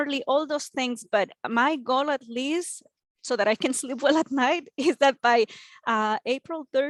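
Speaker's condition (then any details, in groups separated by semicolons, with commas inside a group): No condition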